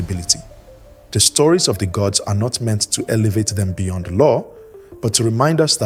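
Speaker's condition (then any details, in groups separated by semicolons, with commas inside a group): No condition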